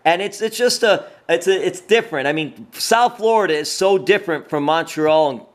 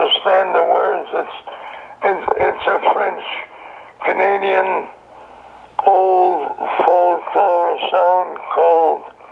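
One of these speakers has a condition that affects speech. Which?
The second: throat cancer; survivor, radiation treatments; voice described as practically gone.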